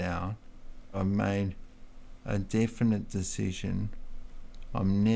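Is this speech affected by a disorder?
Yes: multiple sclerosis.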